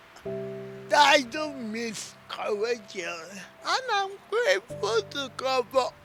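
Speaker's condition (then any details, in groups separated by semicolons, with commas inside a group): Cerebral palsy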